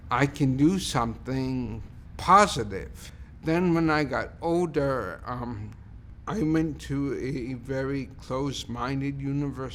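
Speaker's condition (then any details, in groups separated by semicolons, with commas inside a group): Cerebral palsy; speech primarily affected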